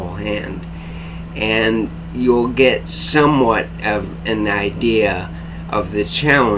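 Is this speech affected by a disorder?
Yes: ALS; bulbar onset, tongue.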